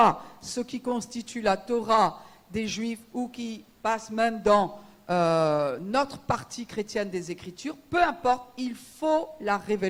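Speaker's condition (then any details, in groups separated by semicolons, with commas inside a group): No condition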